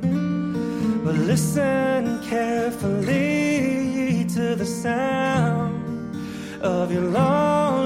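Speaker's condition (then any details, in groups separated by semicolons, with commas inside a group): No condition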